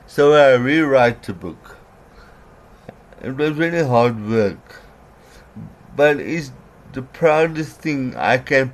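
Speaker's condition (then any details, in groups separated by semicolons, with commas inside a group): Cerebral palsy; writing difficult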